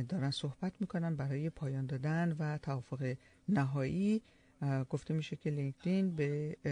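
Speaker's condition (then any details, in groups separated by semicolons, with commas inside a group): No condition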